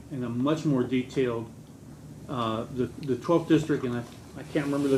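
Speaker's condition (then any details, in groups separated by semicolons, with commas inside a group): No condition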